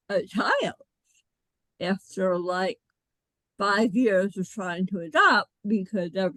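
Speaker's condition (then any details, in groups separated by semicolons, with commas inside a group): Cerebral palsy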